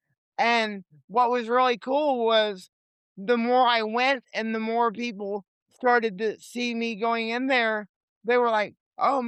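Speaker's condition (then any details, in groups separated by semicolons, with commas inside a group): Cerebral palsy; limited mobility, legs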